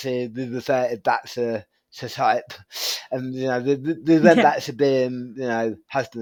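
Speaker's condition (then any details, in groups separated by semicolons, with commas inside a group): Tongue cancer surgery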